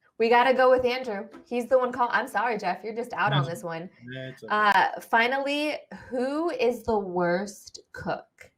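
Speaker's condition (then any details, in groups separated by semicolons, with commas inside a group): No condition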